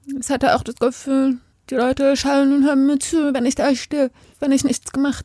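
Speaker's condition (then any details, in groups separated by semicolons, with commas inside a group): Deafness; speaks and signs, bilingual, hearing people forget deafness because speaks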